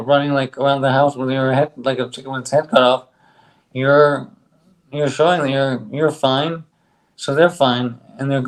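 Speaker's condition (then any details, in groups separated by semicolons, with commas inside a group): ALS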